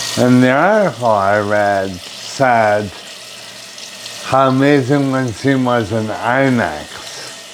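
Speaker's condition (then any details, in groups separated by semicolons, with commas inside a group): Brain injury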